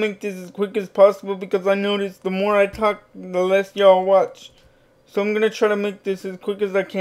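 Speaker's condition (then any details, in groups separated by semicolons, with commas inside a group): Cerebral palsy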